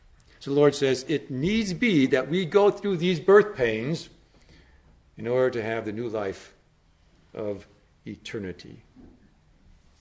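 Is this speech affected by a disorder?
No.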